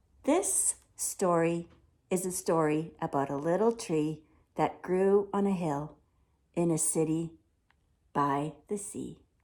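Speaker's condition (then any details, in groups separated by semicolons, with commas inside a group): No condition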